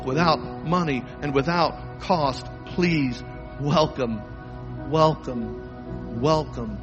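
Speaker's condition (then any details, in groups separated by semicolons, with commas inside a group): No condition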